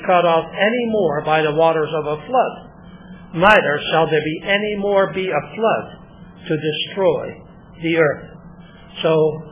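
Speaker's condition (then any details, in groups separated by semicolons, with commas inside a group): No condition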